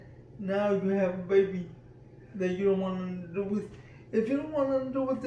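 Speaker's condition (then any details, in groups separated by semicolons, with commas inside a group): Cerebral palsy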